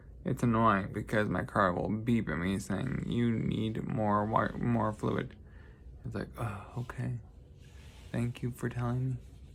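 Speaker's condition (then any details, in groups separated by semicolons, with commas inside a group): Traumatic brain injury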